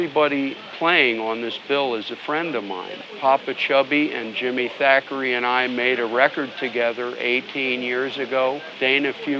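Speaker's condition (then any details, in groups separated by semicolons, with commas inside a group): No condition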